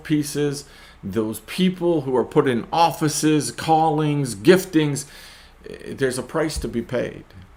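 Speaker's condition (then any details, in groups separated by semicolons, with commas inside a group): No condition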